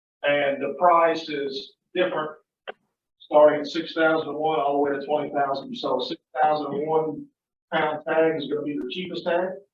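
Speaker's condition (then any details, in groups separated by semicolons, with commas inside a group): No condition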